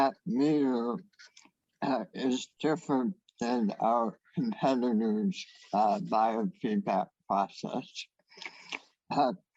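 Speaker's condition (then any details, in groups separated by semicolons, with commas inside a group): Head and neck cancer; left vagus nerve severed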